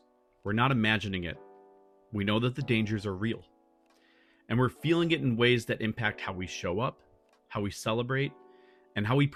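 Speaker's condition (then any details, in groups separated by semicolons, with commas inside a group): No condition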